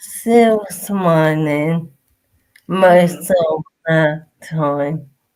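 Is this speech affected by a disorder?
Yes: motor neurone disease.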